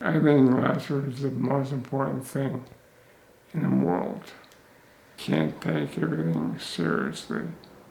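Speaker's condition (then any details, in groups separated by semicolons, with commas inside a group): Chronic progressive multiple sclerosis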